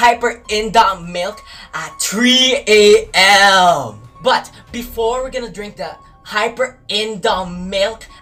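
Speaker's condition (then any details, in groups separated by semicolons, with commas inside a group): No condition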